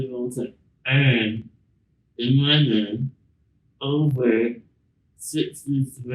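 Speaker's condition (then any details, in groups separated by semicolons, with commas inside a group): Spinal muscular atrophy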